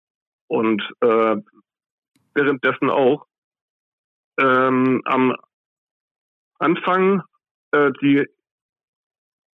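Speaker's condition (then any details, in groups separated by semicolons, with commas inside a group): Stuttering; more fluent during past emergency call than in this interview; repeated sounds, prolonged sounds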